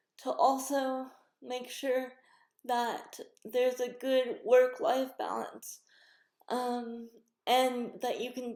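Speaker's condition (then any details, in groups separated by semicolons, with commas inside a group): Cerebral palsy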